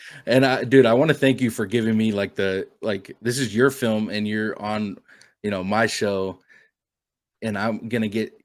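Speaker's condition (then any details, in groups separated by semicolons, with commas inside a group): No condition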